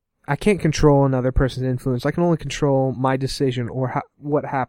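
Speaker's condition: No condition

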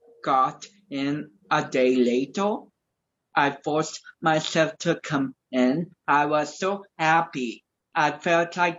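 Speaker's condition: Cerebral palsy; speech, wheelchair

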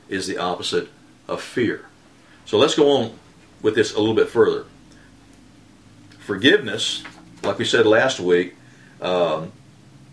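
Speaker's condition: No condition

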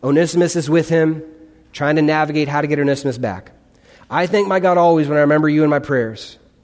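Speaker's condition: No condition

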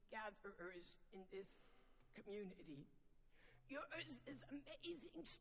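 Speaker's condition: Vocal dysphonia; not painful

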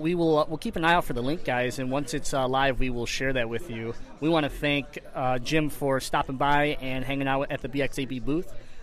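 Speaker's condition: Cleft palate; multiple surgeries in childhood

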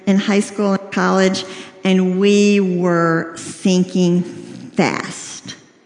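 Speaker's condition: Cleft lip and palate, severe

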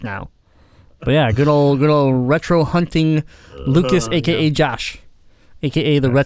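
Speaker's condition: Cleft palate; grew up in hospitals

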